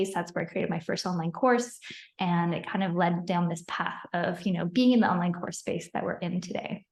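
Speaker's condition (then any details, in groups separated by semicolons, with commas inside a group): No condition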